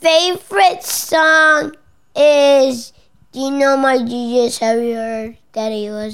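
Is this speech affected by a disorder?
Yes: Williams syndrome; genetic cause, diagnosed by geneticist after specialist referral, ear tubes placed at Children's Hospital; eight years old, former speech therapist Martha Davis, Bell Center, early physical and occupational therapy.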